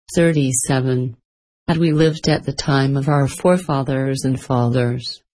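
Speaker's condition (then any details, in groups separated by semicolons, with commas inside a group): No condition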